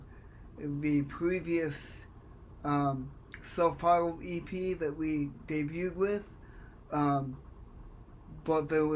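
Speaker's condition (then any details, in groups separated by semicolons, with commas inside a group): Cerebral palsy; affects speech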